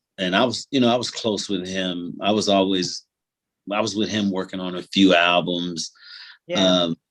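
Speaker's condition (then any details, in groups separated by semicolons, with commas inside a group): No condition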